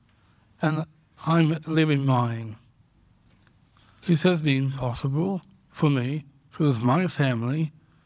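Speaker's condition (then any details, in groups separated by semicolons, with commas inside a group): Down syndrome; congenital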